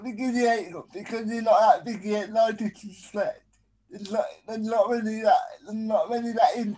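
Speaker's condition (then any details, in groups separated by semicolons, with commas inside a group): Spastic quadriplegic cerebral palsy; worse when distracted by several things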